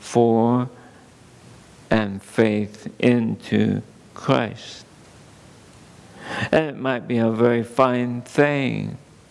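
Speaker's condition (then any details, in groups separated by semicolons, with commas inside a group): ALS; seeing doctors for multiple organic issues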